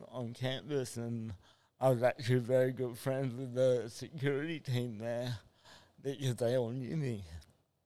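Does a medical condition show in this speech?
Yes: spastic cerebral palsy; spastic type from birth, 37 minutes without breath, brain damage, tight muscles, involuntary movements, poor balance; adult, constant pain, major fatigue, 200-300% extra energy use, slow writing and typing, sought therapy; predicted never to walk or talk, prediction proved wrong.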